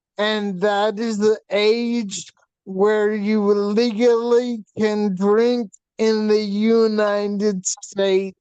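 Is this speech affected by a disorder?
Yes: hydrocephalus with shunt failure.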